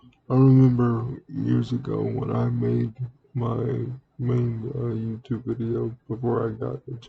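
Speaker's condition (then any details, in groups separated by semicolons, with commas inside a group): Cerebral palsy; speaks relatively well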